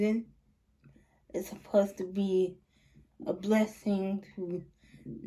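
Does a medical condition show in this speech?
Yes: cerebral palsy.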